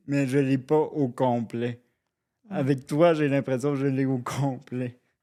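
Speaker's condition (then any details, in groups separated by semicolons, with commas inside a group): Cerebral palsy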